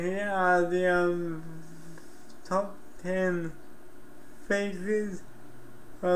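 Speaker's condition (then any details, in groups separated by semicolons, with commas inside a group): Cerebral palsy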